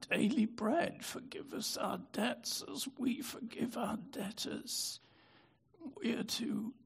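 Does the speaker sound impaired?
Yes: spasmodic dystonia; likened to Robert Kennedy Jr.'s voice.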